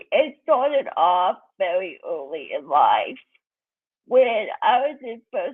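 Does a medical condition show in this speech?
Yes: cerebral palsy.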